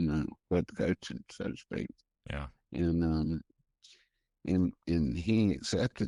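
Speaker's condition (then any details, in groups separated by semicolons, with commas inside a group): Primary progressive multiple sclerosis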